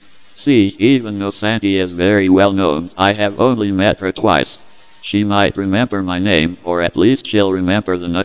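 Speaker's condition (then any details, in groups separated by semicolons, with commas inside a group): Cerebral palsy; uses speech synthesizers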